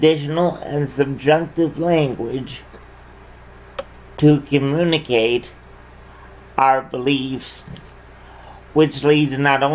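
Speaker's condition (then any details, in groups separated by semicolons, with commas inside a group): Cerebral palsy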